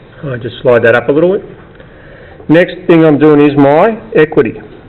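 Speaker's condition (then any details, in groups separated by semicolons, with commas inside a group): No condition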